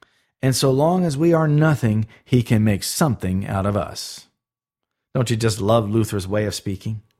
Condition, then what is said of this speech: None; typical speech.